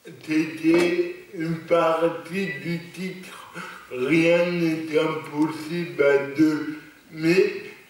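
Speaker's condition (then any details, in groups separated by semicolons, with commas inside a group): Cerebral palsy; lifelong, non-progressive; stable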